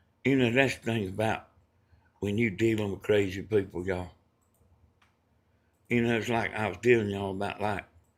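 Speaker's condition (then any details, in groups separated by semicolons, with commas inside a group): Brain bleed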